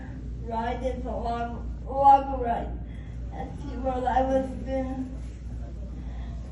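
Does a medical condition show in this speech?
Yes: cerebral palsy; spastic quadriplegia.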